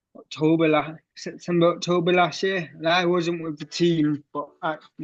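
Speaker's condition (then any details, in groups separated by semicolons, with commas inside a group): Cerebral palsy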